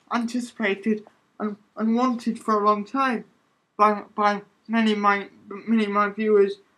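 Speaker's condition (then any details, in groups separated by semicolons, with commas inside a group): Cerebral palsy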